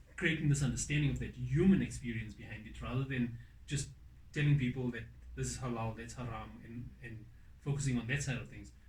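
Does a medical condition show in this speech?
No.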